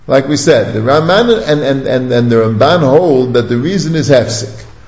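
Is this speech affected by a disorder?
No.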